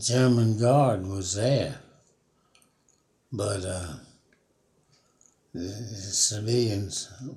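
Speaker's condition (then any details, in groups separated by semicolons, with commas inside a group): Parkinson's disease; fallen 19 times in yard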